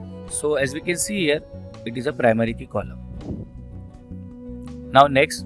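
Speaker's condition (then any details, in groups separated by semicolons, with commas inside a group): No condition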